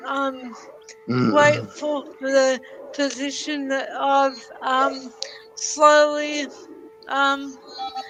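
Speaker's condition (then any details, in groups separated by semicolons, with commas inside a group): Cerebral palsy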